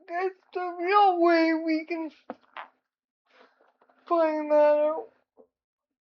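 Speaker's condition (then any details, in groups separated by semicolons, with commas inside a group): Cerebral palsy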